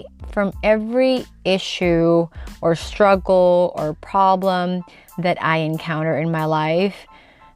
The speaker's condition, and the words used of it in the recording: No condition.